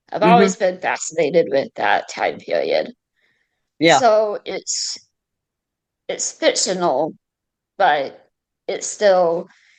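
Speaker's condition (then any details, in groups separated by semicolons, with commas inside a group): Cerebral palsy, mild; left side affected, throat speech surgery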